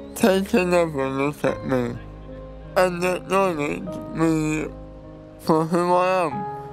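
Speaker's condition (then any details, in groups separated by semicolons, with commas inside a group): Cerebral palsy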